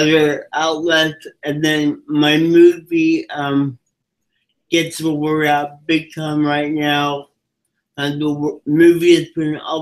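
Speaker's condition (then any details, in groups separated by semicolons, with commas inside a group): Cerebral palsy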